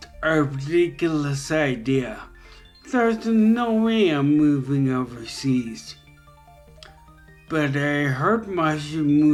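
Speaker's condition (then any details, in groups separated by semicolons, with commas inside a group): Traumatic brain injury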